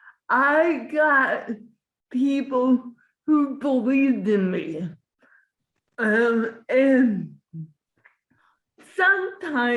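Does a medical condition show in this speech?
Yes: cerebral palsy.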